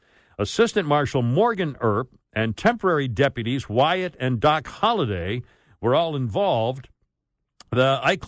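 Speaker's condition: No condition

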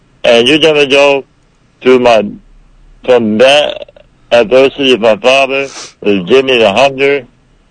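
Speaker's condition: Muscular dystrophy, rare form

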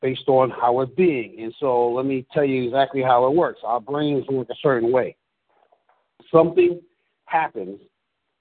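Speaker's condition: No condition

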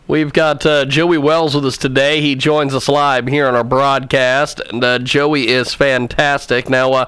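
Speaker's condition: No condition

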